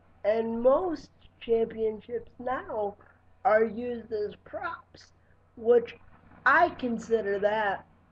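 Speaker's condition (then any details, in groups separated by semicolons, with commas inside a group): Cerebral palsy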